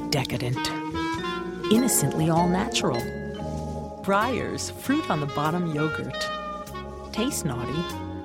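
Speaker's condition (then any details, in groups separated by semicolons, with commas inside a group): No condition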